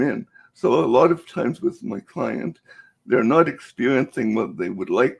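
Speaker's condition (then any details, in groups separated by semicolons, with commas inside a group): Cerebral palsy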